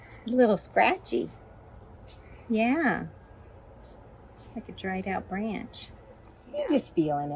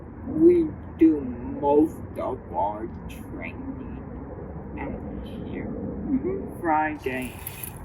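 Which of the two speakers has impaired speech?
The second: cerebral palsy; uses service dog.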